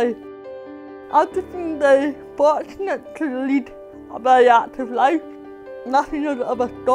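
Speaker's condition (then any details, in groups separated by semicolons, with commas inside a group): Cerebral palsy; cerebral palsy, mild walking difficulties, deaf; speech impairment, doesn't speak well at times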